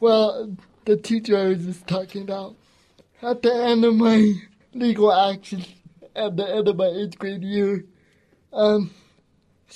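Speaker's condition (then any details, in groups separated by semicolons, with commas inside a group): Cerebral palsy; gentle, calm, strong voice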